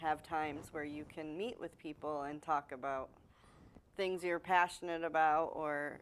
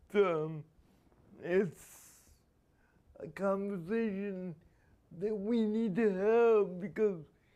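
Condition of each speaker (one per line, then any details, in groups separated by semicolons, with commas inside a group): No condition
Spastic quadriplegia; spasms increase greatly under stress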